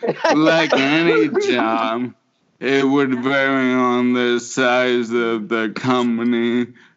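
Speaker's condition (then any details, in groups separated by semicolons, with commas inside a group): Motor neuron disease; can no longer dance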